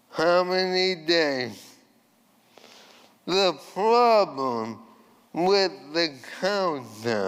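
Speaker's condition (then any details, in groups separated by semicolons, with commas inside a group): ALS; voice changed from earlier resonant voice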